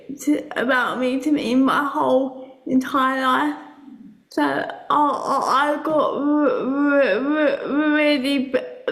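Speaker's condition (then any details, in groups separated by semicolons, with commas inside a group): Cerebral palsy; speech impediment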